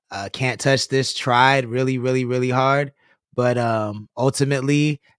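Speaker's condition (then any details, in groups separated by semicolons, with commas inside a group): No condition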